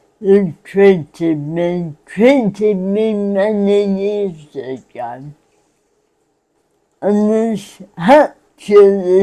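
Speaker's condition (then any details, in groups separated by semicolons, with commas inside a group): Cerebral palsy; spastic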